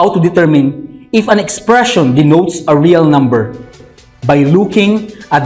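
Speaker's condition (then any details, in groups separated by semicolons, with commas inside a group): No condition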